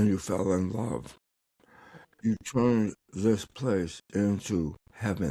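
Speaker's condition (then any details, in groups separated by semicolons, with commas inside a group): Tongue cancer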